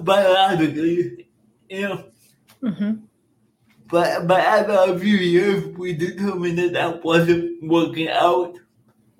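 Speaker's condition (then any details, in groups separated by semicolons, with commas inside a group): Cerebral palsy; speech therapy from age seven with jeff in orlando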